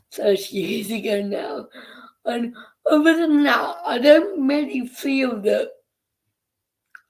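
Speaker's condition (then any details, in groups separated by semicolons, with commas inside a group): Cerebral palsy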